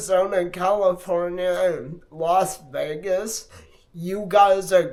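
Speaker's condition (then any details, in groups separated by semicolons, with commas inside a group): Multiple sclerosis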